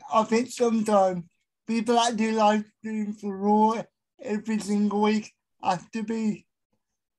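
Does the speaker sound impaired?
Yes: spastic quadriplegic cerebral palsy; told would never verbally communicate, later began speaking.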